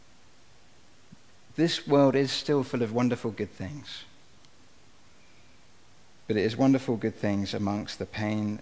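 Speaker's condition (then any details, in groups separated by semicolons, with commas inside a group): No condition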